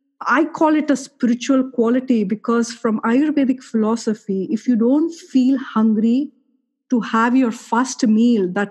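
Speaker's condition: No condition

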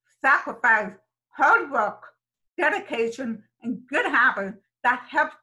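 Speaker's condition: Deafness, sensorineural hearing loss; raised oral, about 10 years speech therapy, mainstreamed in public school

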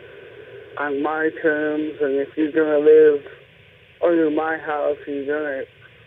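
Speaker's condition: Cerebral palsy; speech impediment while growing up

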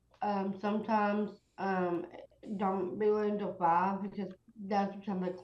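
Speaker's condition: Down syndrome; diagnosed at birth, heart defect, open heart surgery; 25 years old

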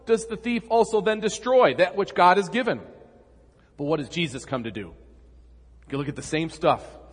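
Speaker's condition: No condition

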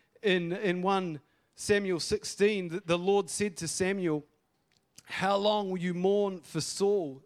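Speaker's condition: No condition

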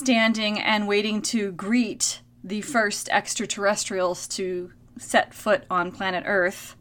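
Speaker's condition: No condition

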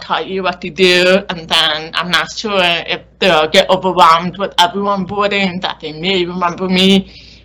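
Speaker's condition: Deaf or hard of hearing

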